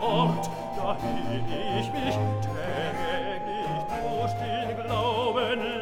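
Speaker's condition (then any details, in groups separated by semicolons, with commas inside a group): No condition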